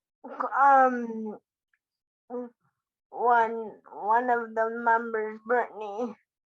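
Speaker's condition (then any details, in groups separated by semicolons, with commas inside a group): Cerebral palsy quadriplegia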